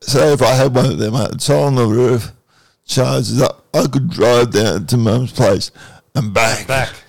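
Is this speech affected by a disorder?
Yes: cerebral palsy.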